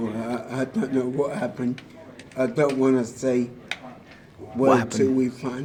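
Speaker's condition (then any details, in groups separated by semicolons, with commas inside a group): Motor neurone disease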